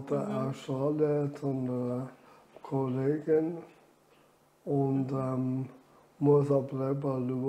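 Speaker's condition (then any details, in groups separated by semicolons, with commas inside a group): Amyotrophic lateral sclerosis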